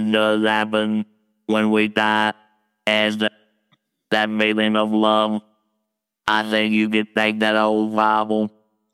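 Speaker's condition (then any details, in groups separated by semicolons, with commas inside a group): Laryngectomy, total laryngectomy with electrolarynx; no current signs of cancer, speaks with handheld electric wand (electrolarynx) at throat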